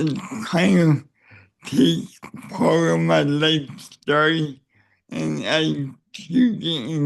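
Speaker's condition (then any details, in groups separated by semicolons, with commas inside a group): Cerebral palsy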